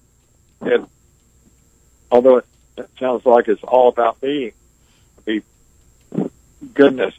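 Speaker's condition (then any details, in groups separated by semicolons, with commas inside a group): ALS; pauses along the way while speaking due to ventilator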